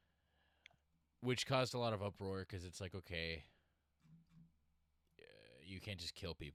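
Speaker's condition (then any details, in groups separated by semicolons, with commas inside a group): No condition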